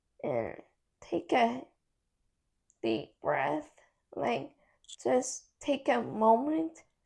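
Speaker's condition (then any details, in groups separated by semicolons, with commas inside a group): Cerebral palsy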